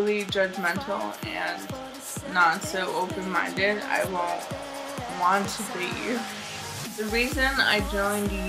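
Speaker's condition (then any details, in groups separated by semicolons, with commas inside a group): Cerebral palsy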